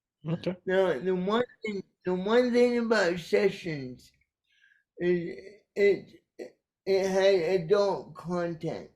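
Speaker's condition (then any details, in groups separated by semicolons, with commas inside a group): Cerebral palsy; caused by brainstem aneurysm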